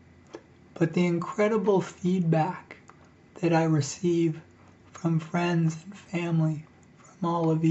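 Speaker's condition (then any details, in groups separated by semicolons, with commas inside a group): ALS; breathing increasingly difficult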